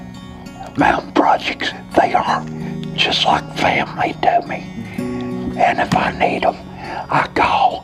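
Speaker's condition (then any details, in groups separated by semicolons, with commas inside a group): Muscular dystrophy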